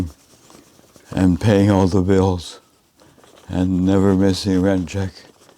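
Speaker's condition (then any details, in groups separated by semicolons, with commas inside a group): Advanced Parkinson's disease, severe; DBS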